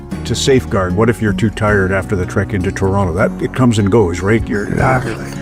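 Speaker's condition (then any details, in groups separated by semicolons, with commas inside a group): No condition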